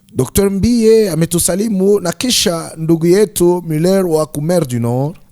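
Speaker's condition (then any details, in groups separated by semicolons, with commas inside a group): No condition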